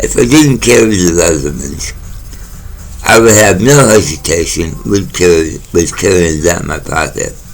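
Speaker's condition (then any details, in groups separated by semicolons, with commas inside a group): Mouth cancer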